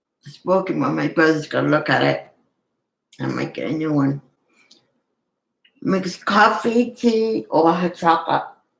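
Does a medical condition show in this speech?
Yes: cerebral palsy.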